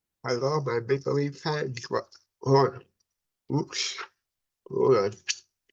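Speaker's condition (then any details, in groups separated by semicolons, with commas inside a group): Cerebral palsy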